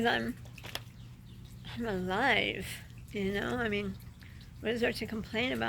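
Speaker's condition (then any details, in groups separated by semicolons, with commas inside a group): Traumatic brain injury; car accident, years ago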